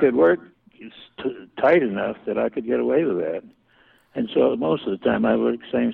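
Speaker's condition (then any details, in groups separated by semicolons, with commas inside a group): Parkinson's; slowly progressive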